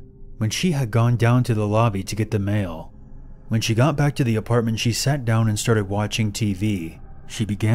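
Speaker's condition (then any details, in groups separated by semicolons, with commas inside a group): No condition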